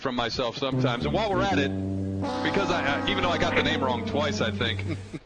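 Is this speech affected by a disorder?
No.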